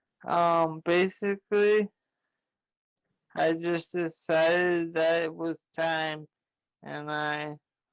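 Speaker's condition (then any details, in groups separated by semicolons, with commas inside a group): Traumatic brain injury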